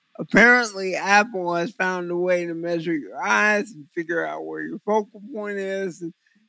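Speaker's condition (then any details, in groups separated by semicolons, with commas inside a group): Cerebral palsy; trouble focusing with VR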